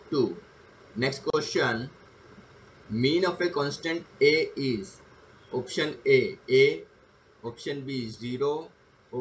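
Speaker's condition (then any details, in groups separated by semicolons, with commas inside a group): No condition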